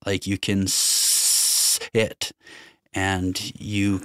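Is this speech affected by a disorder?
Yes: stutter; long-standing, long tried to hide it; stuttering evident during recording; sound and word repetitions, repeated fillers uh, hesitations and restarts; here prolonged sounds.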